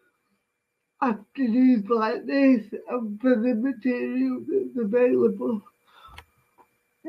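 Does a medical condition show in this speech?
Yes: cerebral palsy.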